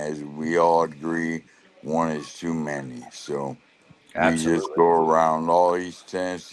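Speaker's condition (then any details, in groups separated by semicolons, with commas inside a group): Lou Gehrig's disease (ALS)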